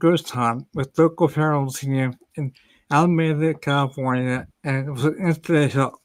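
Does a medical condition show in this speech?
Yes: ataxia; may slur speech, may sound drunk.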